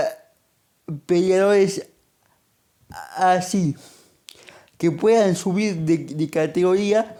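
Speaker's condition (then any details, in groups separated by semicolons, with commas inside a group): Cerebral palsy; monthly medication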